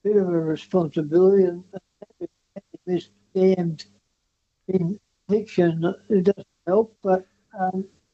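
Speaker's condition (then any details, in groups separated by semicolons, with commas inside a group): Parkinson's disease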